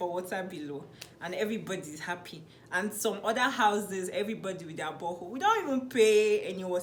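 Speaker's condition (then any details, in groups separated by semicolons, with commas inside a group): No condition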